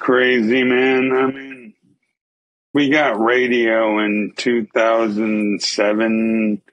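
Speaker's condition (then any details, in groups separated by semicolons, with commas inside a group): ALS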